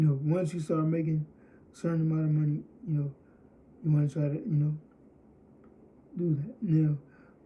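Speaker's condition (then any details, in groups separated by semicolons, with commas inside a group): Cerebral palsy, spastic diplegia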